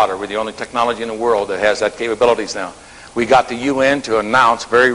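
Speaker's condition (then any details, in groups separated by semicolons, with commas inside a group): No condition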